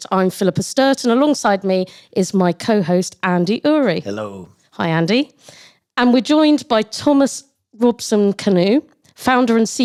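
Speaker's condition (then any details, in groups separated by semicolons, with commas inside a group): No condition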